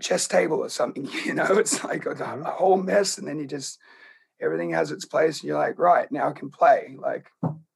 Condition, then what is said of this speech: Throat cancer. Hence why I sound a little bit croakier than your usual person.